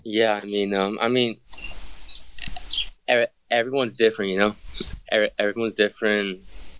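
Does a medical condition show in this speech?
Yes: stutter; stutter since childhood, always a problem growing up; still stutters, gives interviews regularly; here repeated sounds.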